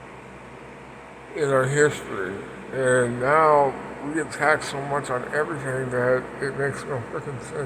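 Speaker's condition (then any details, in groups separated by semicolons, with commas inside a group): Parkinson's; speech impediment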